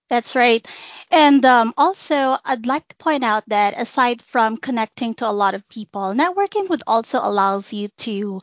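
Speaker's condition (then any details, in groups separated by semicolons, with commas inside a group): No condition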